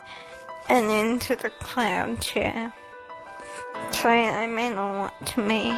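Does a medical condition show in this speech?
Yes: motor neurone disease (ALS); childhood ALS, diagnosed at 9 after repeated collapsing, Royal Children's Hospital neurologist and geneticist; five years since diagnosis, wheelchair user, transfer help, constant pain, nausea, rolled overnight, no treatment.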